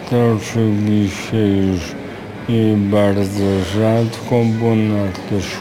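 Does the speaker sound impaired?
Yes: aphasia; acquired after accident, severe brain injury, prolonged unconsciousness, 1% survival odds, whole body paralysed after waking; no speech for about five years after regaining consciousness.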